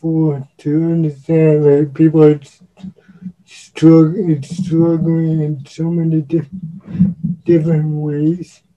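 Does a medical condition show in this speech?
Yes: cerebral palsy; uses wheelchair.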